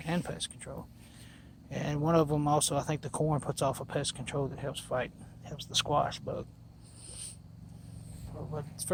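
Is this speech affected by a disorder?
No.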